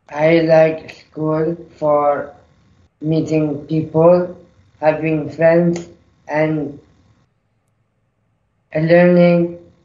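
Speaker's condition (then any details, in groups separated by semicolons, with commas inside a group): Down syndrome; trisomy 21, present from birth, grade 10 student; speech, occupational, physio and educational therapy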